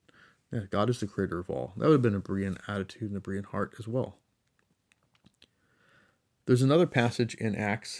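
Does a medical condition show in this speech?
No.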